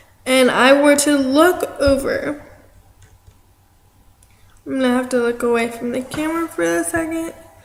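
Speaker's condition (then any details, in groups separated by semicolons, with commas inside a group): Cerebral palsy; affects arm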